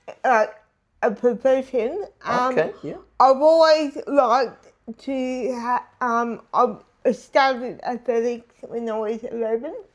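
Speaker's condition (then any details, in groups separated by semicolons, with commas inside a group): Disability affecting speech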